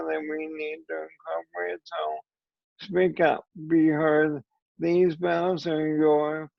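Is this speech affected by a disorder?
Yes: ALS; weak voice, speaking tires within five minutes.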